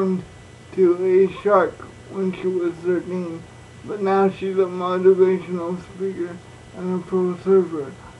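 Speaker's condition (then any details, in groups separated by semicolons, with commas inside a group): Cerebral palsy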